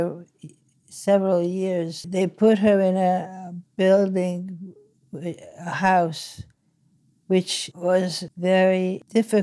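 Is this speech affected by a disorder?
Yes: Parkinson's disease; word-finding difficulty.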